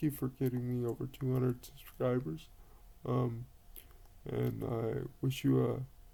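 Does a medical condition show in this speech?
Yes: cerebral palsy; quadriplegic.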